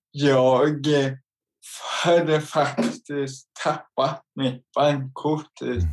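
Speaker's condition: Cerebral palsy; motor skills and balance affected, intellect unaffected, involuntary jerks, visible disability

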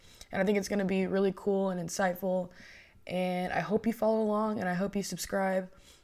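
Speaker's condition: No condition

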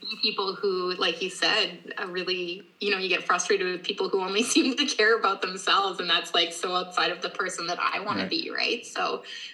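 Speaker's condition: No condition

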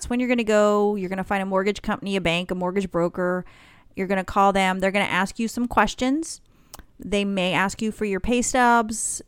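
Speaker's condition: No condition

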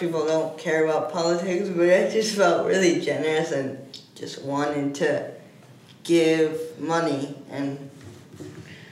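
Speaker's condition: Cerebral palsy; diagnosed around 40 months, ongoing hippotherapy, therapy at children's rehabilitation institute (CRIT); age 12, almost 13, uses wheelchair

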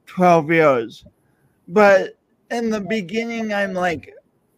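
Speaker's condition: Speech impediment; slow speech

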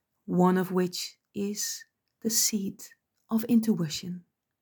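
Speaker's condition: No condition

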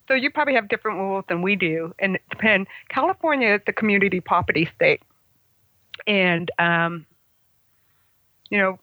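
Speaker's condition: Congenital hearing loss; about 75% hearing loss

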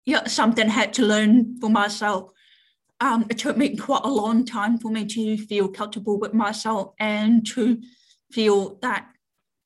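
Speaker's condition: Deafness; cochlear implant with audio cable for Zoom and team meetings

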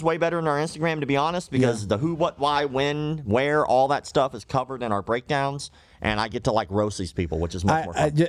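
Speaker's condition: Cleft lip and palate

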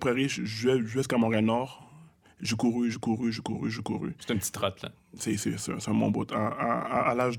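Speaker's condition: Stuttering; childhood-onset stuttering, thought autistic as young child, spoke Creole, English and French mixed, fluent when rapping since teens; stutters in conversation, strings syllables together very fast without stopping or tripping; repeated sounds, repeated words, prolonged sounds

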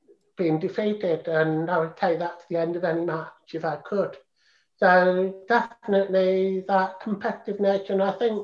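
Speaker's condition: Profound deafness; congenital, diagnosed at 2.5 years, no language before diagnosis, cochlear implant about 9 years ago; learned to speak via speech trainer, mimicking mother's sounds, hours daily, uses sign language socially

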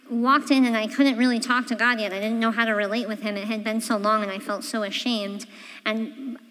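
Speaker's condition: Cleft palate; congenital

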